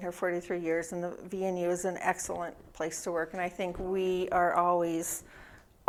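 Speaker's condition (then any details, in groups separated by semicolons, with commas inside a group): No condition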